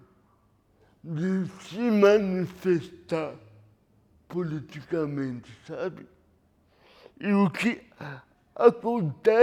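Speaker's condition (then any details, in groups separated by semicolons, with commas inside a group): Cerebral palsy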